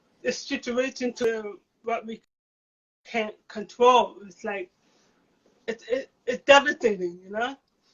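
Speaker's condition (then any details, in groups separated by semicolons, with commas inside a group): Cerebral palsy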